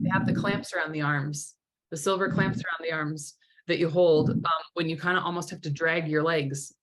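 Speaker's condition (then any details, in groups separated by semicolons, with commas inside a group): No condition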